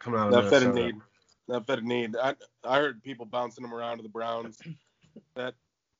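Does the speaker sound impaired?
No.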